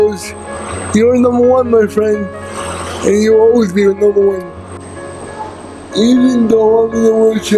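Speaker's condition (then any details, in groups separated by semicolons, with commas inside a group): Cerebral palsy; unable to walk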